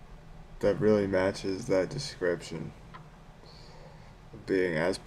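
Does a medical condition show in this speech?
Yes: cerebral palsy.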